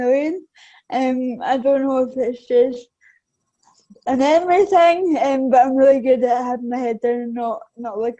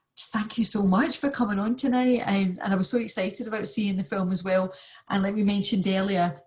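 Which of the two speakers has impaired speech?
The first: cerebral palsy; affects balance.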